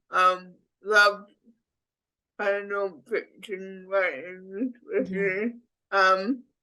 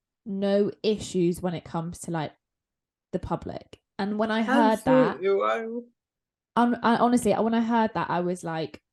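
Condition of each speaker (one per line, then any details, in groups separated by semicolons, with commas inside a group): Cerebral palsy; needs extensive care; speech impediment
No condition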